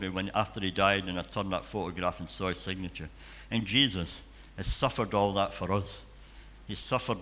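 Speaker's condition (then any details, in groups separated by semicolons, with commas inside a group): Cleft palate and cleft lip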